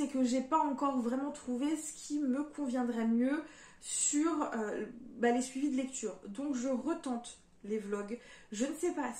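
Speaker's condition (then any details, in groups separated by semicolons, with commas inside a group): No condition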